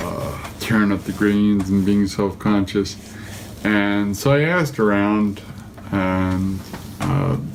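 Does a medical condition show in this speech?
Yes: cerebral palsy; affects gait and walking.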